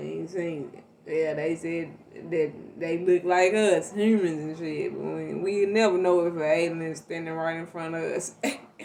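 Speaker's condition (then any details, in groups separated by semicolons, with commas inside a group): Cerebral palsy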